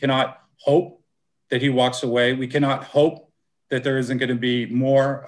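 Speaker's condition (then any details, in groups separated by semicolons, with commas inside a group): No condition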